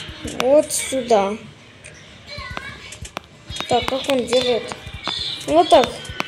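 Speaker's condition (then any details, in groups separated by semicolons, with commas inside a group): No condition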